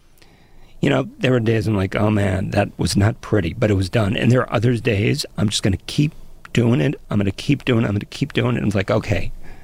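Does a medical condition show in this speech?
Yes: spasmodic dysphonia; abductor (opening) form laryngeal dystonia, onset over past few years, worsened by stress, ended broadcast career; alternating one-sided Botox injections through throat into vocal cord muscle by Andrew Blitzer, conservative dosing; labored delivery, words slurring together, runs out of breath, lost range and normal inflection, comes and goes.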